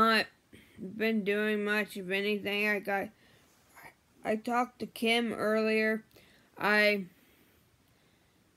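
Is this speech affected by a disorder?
Yes: brain injury; memory problems.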